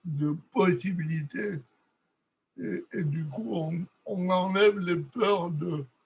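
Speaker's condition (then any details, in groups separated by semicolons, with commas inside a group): Cerebral palsy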